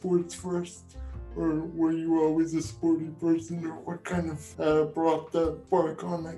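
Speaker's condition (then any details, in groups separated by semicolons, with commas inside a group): Cerebral palsy; spastic quadriplegic type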